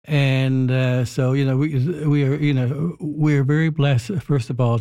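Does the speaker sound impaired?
Yes: stuttering; stutter for decades, years spent masking it, no cure; stuttering during this interview; repetitions, prolongations and contortions, needs time to finish sentences; here repeated words, prolonged sounds.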